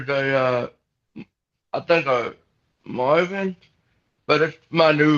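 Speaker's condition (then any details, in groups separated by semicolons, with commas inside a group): Cerebral palsy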